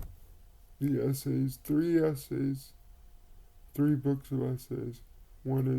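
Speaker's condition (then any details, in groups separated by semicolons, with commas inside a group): Cerebral palsy; quadriplegic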